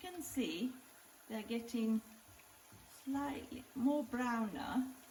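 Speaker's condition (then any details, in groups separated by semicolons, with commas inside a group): No condition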